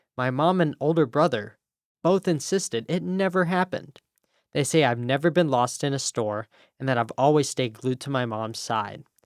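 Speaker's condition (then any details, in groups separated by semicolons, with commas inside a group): No condition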